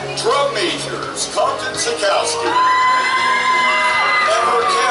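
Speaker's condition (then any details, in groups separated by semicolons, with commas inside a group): No condition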